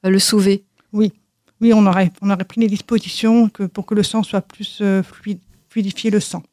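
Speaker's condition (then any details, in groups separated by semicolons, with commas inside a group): Deafness from birth; congenital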